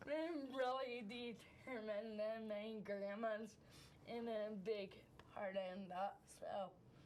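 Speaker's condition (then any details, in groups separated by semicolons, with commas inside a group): Cerebral palsy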